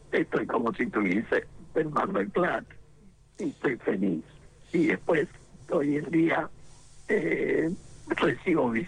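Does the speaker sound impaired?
Yes: laryngectomy, esophageal speech; esophageal voice, very hard to relearn, sounds fairly clear, no assistive device.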